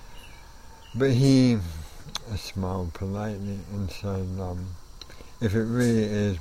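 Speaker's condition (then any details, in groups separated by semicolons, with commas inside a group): ALS; progressive incurable, first sign trouble playing guitar, left arm affected, will eventually destroy movement and breathing; symptoms noticed last year, neurologist said likely ALS, still able to cycle long distances; voice already affected by condition, used to be fairly soft-spoken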